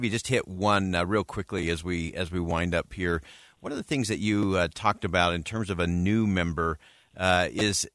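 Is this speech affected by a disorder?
No.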